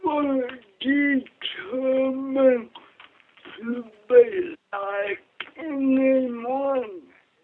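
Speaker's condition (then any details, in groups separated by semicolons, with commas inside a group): Cerebral palsy; friend Judy interprets and repeats her answers for listeners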